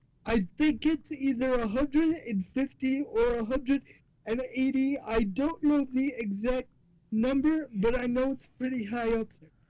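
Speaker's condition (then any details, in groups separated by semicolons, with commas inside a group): Cerebral palsy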